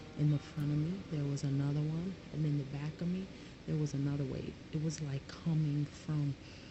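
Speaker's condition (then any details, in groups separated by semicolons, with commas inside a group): No condition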